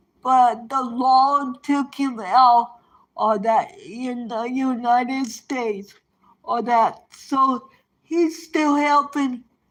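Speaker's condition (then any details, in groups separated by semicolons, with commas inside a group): Cerebral palsy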